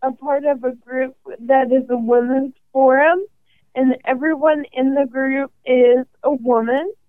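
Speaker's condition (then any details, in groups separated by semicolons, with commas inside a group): ALS; considering walking device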